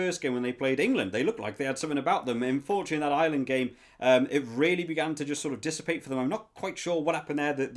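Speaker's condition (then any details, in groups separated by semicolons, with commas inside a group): No condition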